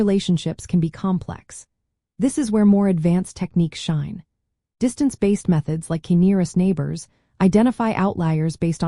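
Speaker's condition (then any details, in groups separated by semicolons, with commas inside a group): No condition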